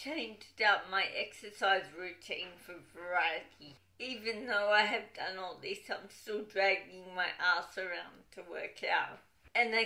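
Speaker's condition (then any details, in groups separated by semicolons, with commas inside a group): Cerebral palsy, dystonic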